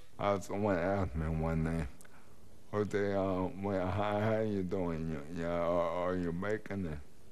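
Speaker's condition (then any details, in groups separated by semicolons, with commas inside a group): Amyotrophic lateral sclerosis, speech-generating device; progressive, arms first, then all limbs; lost use of limbs, uses communication device; lost ability to talk, speaks through device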